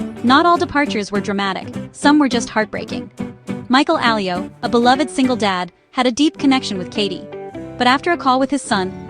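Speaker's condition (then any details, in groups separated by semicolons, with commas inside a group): No condition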